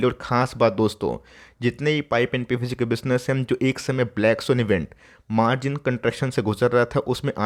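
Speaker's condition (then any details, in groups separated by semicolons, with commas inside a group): No condition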